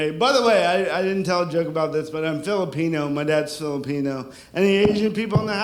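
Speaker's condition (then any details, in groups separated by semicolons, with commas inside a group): Cerebral palsy; sounds drunk, constant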